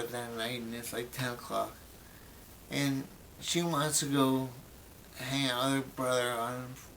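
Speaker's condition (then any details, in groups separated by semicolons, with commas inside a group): Brain injury; memory greatly affected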